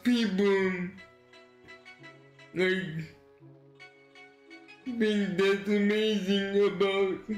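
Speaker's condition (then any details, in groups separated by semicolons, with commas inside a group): Cerebral palsy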